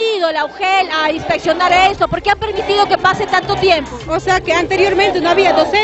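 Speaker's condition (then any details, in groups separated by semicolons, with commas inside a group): No condition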